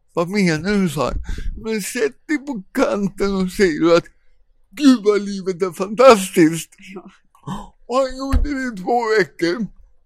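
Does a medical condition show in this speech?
Yes: cerebral palsy; present from birth, caused by not breathing for first 45 minutes of life; cramps, worse in cold, lives in Thailand because Sweden too cold.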